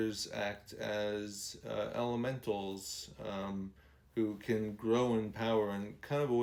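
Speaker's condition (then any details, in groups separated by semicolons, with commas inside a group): ALS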